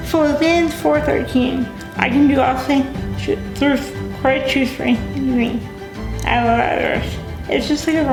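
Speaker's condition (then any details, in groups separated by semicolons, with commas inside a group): Cerebral palsy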